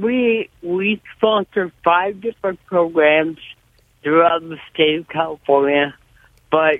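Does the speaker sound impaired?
Yes: cerebral palsy, severe.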